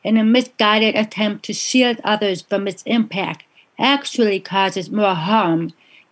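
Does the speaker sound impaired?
Yes: deafness; hearing loss, invisible disability; others remark speaks well for a deaf person, deafness not apparent from speech.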